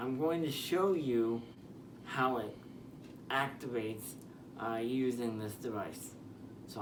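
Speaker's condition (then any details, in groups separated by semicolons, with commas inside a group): Spastic diplegia cerebral palsy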